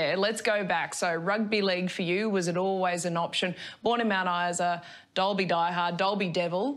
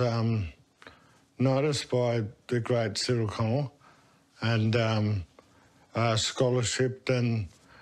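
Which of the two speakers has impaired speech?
The second: motor neurone disease; affects half of body, spreading to legs; over four years since diagnosis, weakening, occasional falls; speech now affected, swallowing and talking still possible.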